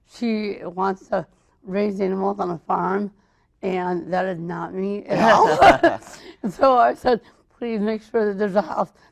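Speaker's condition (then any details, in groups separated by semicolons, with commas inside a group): Cerebral palsy, mild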